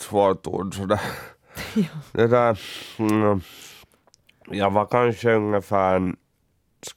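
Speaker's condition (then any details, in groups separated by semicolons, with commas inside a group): Cerebral palsy; uses wheelchair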